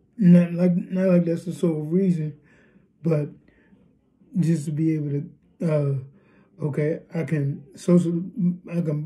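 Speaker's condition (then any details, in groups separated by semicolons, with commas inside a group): Cerebral palsy, spastic diplegia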